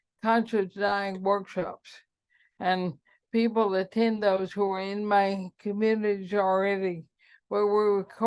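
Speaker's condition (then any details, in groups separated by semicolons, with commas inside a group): ALS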